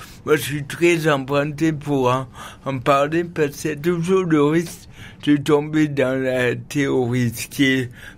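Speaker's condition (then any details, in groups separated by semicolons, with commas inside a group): Cerebral palsy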